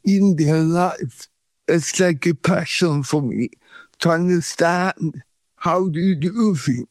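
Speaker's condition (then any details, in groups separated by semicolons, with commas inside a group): Cerebral palsy; pain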